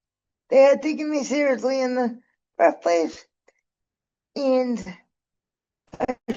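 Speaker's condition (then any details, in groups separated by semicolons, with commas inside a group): Cerebral palsy; needs help getting around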